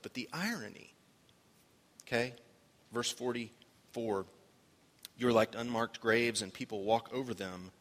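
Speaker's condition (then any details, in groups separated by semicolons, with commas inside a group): No condition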